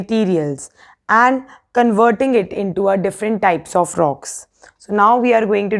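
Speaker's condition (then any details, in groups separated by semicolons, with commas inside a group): No condition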